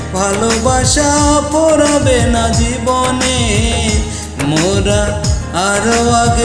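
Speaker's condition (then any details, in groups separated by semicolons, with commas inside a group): No condition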